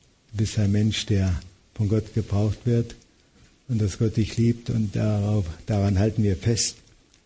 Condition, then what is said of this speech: Parkinson's disease. Könnt ihr ein bisschen die Stimme bei ihm ein klein bisschen lauter machen?